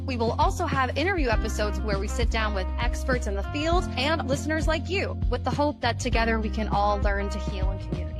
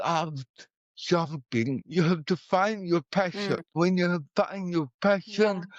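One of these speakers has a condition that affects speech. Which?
The second: cerebral palsy; chronic daily pain about 40 years; listeners often think something is wrong.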